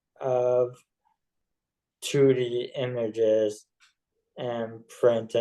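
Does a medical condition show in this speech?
Yes: ALS.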